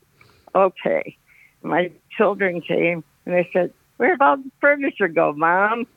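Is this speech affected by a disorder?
Yes: Parkinson's; recent onset.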